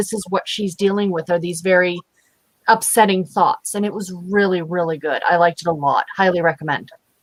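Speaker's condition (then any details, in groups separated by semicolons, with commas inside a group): No condition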